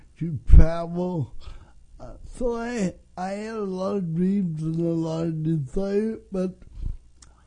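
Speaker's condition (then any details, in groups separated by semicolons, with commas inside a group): Cerebral palsy; speaking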